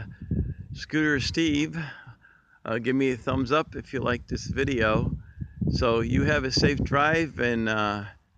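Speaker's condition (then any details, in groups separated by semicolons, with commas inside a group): No condition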